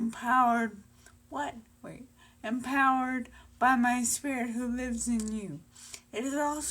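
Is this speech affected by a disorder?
Yes: brain injury.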